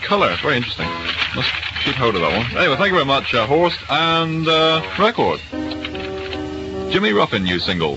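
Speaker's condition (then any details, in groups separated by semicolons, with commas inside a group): No condition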